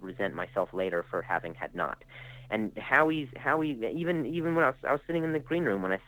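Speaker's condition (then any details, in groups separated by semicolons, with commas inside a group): Stutter; acquired stutter after traumatic brain injury and concussion from freak softball injury, motor skills also affected; stutters now, tells audiences early about the stutter to put them at ease; stuttered speech; repeated words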